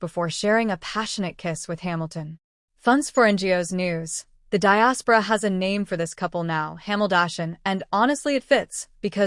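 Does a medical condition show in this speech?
No.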